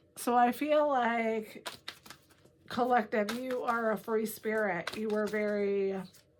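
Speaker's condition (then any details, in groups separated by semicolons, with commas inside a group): No condition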